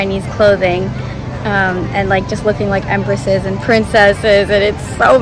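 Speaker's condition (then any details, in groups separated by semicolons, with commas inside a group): No condition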